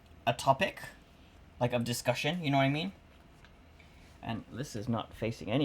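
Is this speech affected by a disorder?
No.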